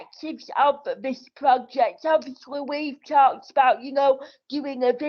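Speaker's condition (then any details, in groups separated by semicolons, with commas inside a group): Cerebral palsy; wheelchair user, physical disability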